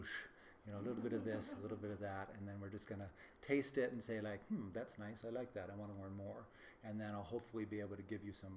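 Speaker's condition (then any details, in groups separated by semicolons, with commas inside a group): No condition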